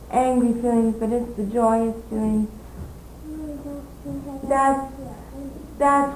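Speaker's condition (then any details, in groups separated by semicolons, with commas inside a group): Cerebral palsy; speaks fluently with few pauses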